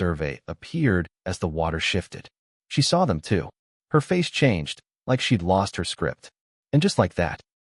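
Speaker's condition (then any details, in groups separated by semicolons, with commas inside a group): No condition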